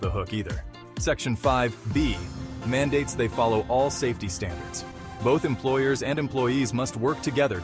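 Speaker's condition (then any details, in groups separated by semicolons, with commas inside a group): No condition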